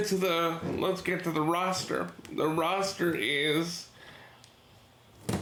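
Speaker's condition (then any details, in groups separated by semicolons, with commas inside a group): Cerebral palsy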